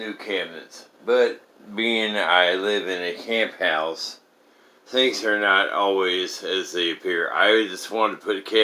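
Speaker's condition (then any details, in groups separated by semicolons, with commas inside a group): Traumatic brain injury; sounds drunk when speaking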